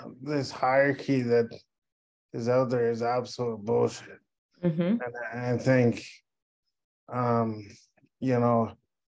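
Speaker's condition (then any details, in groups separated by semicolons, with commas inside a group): Cerebral palsy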